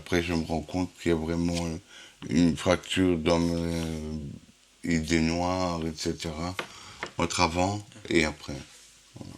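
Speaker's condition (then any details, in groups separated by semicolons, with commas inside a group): Huntington's disease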